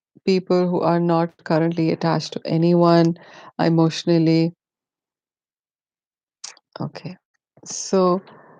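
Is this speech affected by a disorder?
No.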